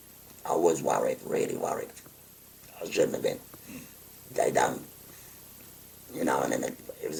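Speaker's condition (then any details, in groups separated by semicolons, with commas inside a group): Laryngectomy; stage four laryngeal cancer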